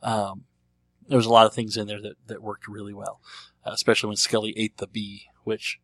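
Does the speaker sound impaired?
Yes: cleft lip and palate; treated as a baby.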